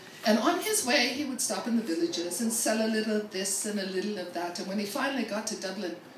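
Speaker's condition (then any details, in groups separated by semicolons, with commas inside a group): No condition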